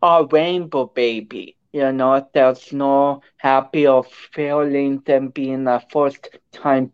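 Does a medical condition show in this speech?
Yes: cerebral palsy; affects speech.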